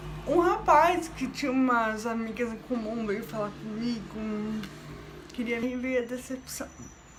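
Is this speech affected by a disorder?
Yes: cerebral palsy.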